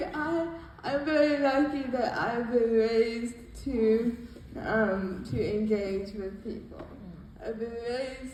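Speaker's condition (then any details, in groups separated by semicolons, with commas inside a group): Cerebral palsy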